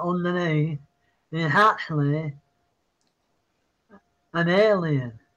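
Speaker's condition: Parkinson's; apologizes mid-sentence, citing Parkinson's

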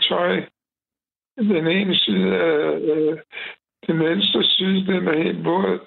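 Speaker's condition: Drug-induced parkinsonism; not Parkinson's disease, psychiatric medication side effects, medication change planned, previously tried Cyprexa

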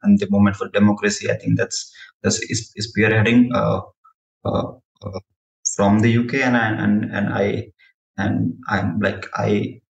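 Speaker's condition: Stammer; self-identified dyspraxia, no formal diagnosis due to cost; stammers when nervous; blocks, stammers more when nervous, previously often able to hide stammer; repeated words, prolonged sounds

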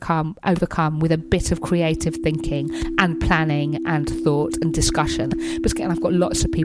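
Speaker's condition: Tourette's syndrome; diagnosed at end of high school, motor and vocal tics, tics felt as itch or pressure, intensified, coprolalia later; tic words interrupt speech, hedgehog, cat, beans, tics call friend Matt left-wing idiot, makes noise

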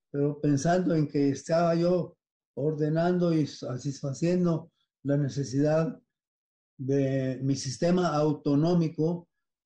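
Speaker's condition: Parkinson's disease; affects smell

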